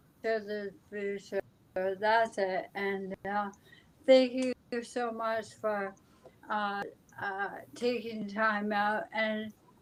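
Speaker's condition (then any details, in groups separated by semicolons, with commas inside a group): ALS; speech affected but still understandable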